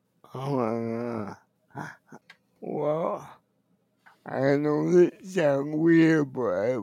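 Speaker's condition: Cerebral palsy; wheelchair user

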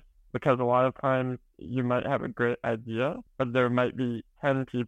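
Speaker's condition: Spinal muscular atrophy

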